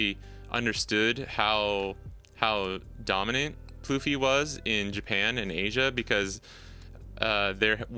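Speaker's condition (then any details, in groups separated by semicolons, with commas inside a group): No condition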